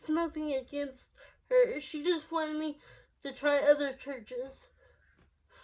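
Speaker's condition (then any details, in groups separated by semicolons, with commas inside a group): Cerebral palsy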